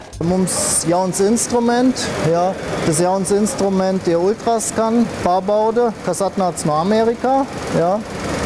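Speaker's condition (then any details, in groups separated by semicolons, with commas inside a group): No condition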